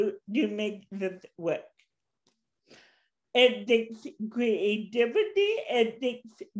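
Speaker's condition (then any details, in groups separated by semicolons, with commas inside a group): Cerebral palsy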